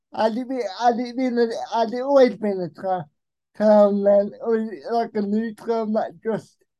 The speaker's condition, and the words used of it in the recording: Cerebral palsy. Because obviously when I get nervous because of my speech, sometimes I can get a bit rambly.